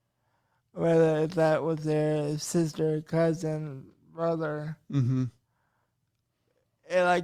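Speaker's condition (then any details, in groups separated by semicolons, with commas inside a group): Cerebral palsy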